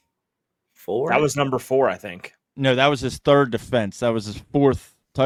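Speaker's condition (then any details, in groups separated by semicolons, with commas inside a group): No condition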